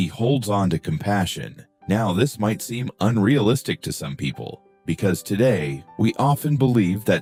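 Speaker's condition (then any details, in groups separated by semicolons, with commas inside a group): No condition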